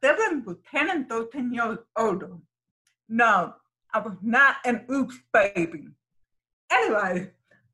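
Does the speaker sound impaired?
Yes: deafness, sensorineural hearing loss; congenital profound sensorineural, damaged nerves, found 9 months, behind-ear aid at 10, adult cochlear implant; hears nothing without it, depends on lip reading, phone only with captions; raised oral, about 10 years speech therapy, mainstreamed in public school.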